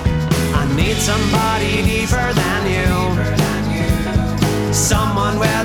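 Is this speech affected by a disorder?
No.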